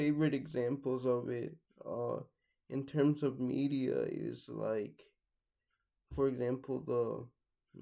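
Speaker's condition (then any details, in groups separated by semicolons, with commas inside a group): Cerebral palsy, mixed, mild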